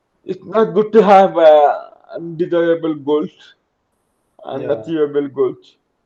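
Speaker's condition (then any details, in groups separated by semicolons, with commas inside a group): Cerebral palsy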